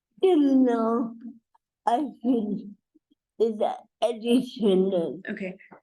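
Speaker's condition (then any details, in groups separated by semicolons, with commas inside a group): Cerebral palsy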